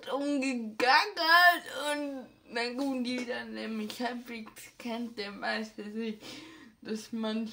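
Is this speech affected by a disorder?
Yes: ataxia; ataxia affecting hands and fingers.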